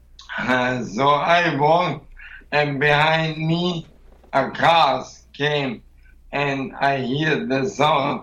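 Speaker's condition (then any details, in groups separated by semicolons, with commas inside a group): ALS; progressive muscle weakness first noticed doing push-ups, initially blamed on accident; sounds drunk to strangers, voice weakened and more bubbling since Camino, wife Steffi helps explain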